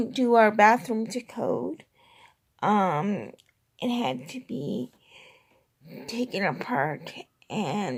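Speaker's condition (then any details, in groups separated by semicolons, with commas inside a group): Cerebral palsy, triplegia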